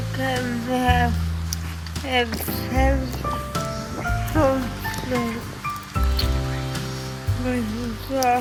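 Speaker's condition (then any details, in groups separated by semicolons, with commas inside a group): Cerebral palsy; from birth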